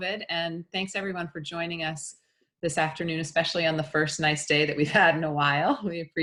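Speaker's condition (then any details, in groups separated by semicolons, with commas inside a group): No condition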